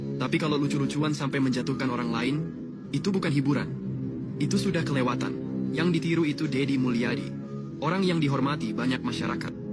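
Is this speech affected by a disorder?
No.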